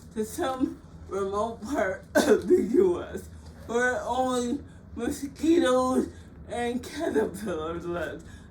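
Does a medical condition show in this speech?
Yes: cerebral palsy; frequent speech therapy.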